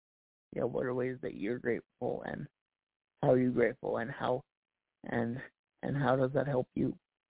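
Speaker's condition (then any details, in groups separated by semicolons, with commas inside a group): Cerebral palsy; voice improved over last year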